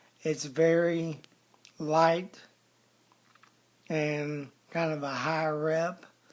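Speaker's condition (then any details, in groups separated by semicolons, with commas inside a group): ALS, bulbar onset; onset slurred speech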